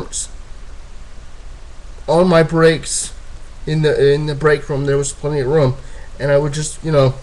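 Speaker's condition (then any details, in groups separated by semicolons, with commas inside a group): Cerebral palsy, spastic diplegia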